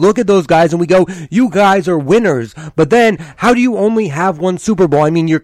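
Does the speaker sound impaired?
No.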